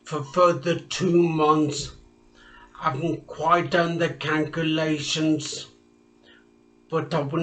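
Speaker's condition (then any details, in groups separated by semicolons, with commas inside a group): Traumatic brain injury; speech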